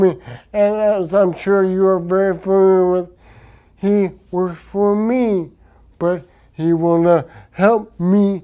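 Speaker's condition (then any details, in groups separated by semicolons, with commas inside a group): Traumatic brain injury; speech affected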